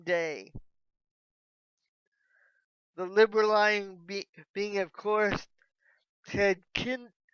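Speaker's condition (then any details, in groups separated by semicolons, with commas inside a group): Cerebral palsy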